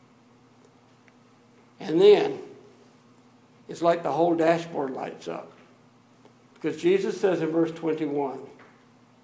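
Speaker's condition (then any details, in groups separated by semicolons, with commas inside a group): No condition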